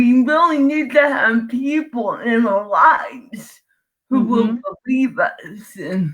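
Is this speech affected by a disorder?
Yes: cerebral palsy.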